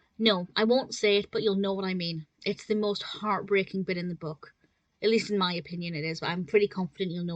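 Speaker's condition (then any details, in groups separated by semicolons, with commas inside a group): No condition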